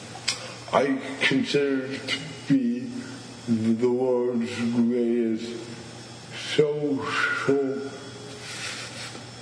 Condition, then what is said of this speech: Stuttering. I've had moments of disfluency with that has taken a long time.